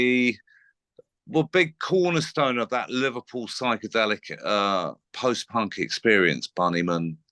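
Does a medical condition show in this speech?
No.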